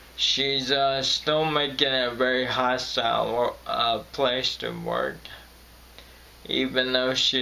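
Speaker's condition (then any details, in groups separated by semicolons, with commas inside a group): Friedreich's ataxia; voice crackles when stressed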